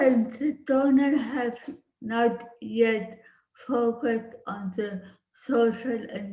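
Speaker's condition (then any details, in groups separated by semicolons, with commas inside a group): Cerebral palsy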